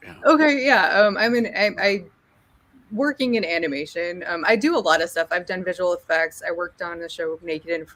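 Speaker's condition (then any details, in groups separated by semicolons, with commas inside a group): No condition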